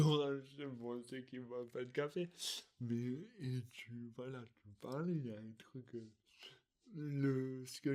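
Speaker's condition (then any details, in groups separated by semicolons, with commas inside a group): Dystonia; articulation difficulties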